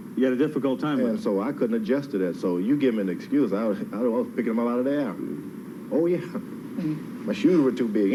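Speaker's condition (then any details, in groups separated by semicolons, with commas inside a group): No condition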